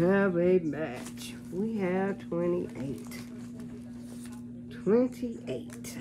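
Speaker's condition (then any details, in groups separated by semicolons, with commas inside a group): No condition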